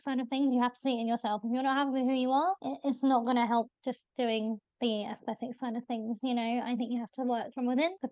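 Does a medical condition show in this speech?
Yes: bilateral cleft lip and palate; congenital, around 23 operations, bone graft, jaw realignment at 18-19, Great Ormond Street, 6 grommet operations; adult, no operations since 25, hearing issue, speech and language therapy years ago; possibly needs more pitch or volume to be heard, voice called weird in childhood.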